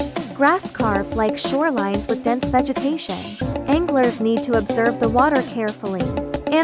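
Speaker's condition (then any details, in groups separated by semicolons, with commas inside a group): No condition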